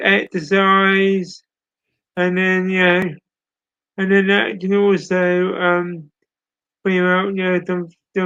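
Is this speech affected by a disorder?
Yes: cerebral palsy; speech impairment.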